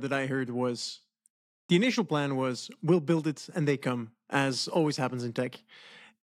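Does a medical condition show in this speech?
No.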